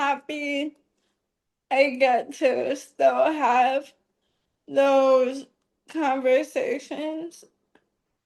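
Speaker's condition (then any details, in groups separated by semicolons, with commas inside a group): ALS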